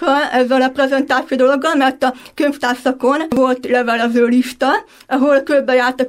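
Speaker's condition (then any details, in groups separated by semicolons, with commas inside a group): Deafblindness (hearing impairment); vision and hearing impairment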